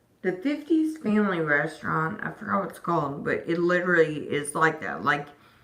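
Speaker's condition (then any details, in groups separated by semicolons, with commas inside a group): Disability causing slurred speech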